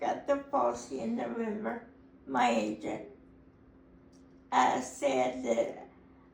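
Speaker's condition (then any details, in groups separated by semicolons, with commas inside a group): Cerebral palsy; able to talk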